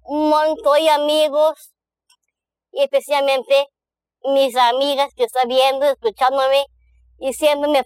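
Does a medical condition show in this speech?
Yes: Down syndrome; present from birth.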